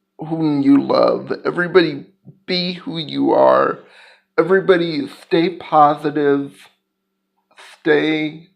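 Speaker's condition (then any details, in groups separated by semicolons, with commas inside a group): Cerebral palsy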